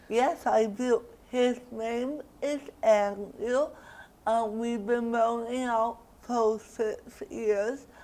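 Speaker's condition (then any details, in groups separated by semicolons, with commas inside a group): Cerebral palsy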